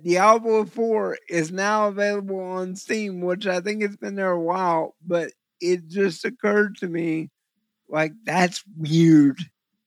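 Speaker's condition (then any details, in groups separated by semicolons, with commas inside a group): Cerebral palsy; eyes weird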